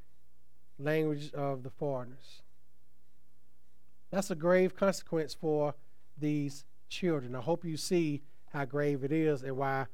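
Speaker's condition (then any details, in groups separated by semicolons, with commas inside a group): No condition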